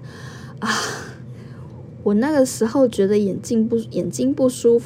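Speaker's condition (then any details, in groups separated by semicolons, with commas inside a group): No condition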